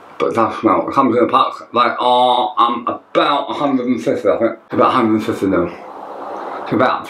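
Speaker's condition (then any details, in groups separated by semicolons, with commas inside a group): Tongue cancer; half tongue removed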